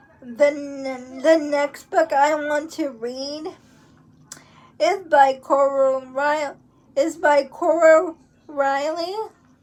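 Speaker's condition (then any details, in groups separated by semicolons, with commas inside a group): Cerebral palsy; uses wheelchair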